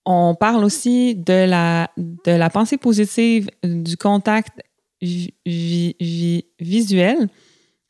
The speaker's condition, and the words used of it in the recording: Stuttering. J'ai de la misère à dire son nom.